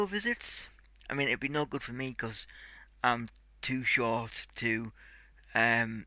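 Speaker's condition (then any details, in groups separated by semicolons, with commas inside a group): Cerebral palsy; tight muscles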